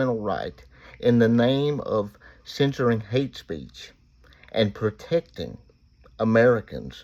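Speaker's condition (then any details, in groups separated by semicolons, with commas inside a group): Cerebral palsy; reports speaking clearly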